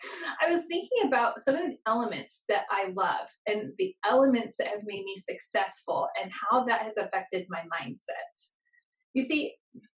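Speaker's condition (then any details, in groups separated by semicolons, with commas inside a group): No condition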